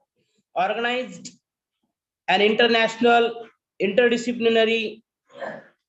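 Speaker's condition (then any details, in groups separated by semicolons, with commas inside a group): No condition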